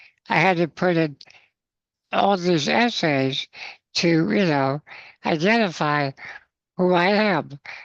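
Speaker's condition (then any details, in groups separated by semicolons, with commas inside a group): Spinal muscular atrophy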